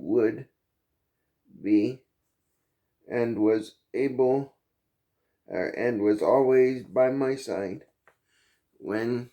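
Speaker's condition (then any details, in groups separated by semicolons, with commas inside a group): Cerebral palsy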